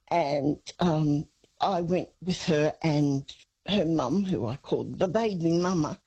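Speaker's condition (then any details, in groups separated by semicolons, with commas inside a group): Parkinson's; hands sometimes slower than brain, uses wheelie walker; word-finding trouble, brain sometimes steals words, voice sometimes doesn't hold up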